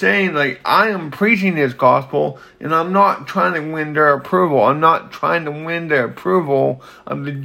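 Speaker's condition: Cerebral palsy

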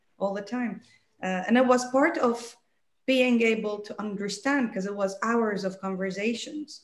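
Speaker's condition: No condition

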